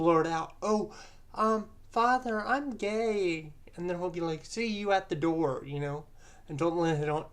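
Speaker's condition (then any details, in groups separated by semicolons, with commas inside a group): Cerebral palsy; present from birth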